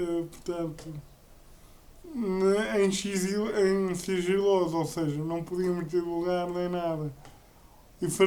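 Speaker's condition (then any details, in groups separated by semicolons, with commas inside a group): Cerebral palsy; uses a wheelchair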